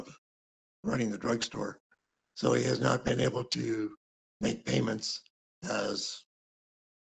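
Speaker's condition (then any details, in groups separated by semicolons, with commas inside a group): Thyroid cancer surgery; recovering from surgery and treatment; raspy voice, speech somewhat affected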